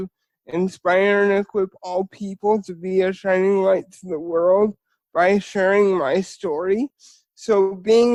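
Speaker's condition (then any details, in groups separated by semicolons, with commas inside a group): Spastic cerebral palsy; spastic form, quadriplegia; diagnosed before age one, now 21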